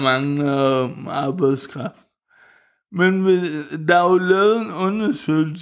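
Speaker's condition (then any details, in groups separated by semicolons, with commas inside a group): Cerebral palsy; wheelchair user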